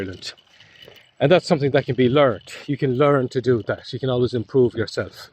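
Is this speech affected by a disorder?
No.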